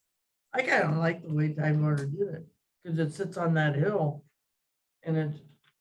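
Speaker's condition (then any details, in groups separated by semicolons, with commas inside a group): No condition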